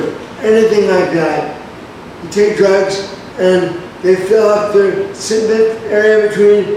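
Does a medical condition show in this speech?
Yes: brain injury.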